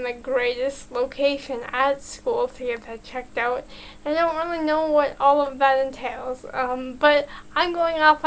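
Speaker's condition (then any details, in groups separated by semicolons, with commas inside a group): Cerebral palsy; limp; physical therapy, previously botox, pain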